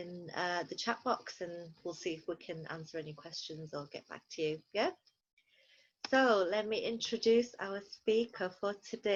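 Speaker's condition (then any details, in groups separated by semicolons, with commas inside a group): No condition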